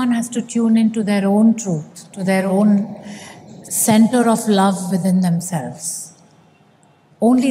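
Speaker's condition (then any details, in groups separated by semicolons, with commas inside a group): No condition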